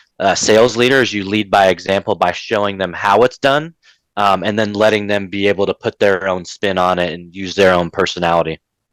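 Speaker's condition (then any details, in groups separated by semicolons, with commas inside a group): No condition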